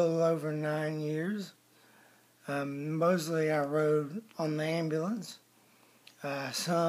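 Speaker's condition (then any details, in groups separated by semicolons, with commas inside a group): ALS; onset right hand and wrist weakness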